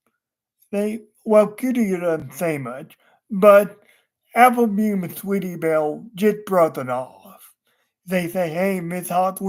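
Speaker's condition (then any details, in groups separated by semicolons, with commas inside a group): Cerebral palsy; wheelchair user, unable to walk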